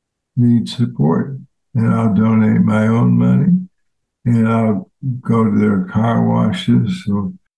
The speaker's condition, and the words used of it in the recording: ALS (motor neuron disease). Now you've got a different voice.